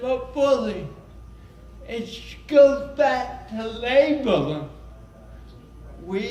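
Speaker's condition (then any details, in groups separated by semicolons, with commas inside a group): Cerebral palsy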